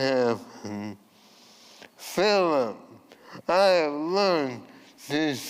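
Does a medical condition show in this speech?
Yes: ALS.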